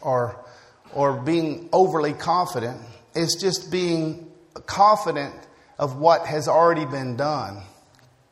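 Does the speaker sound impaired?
No.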